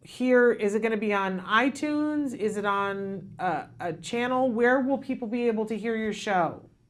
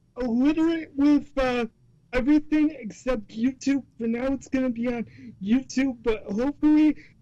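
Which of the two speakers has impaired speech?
The second: cerebral palsy.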